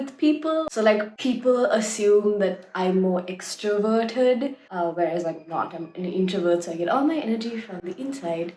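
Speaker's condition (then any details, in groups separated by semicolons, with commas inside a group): No condition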